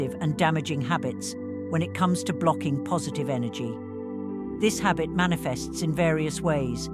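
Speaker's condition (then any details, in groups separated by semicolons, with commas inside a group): No condition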